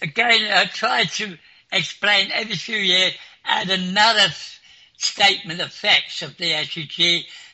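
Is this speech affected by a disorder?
Yes: clinically deaf; clinically deaf since school age, could not follow unfamiliar Suffolk slang.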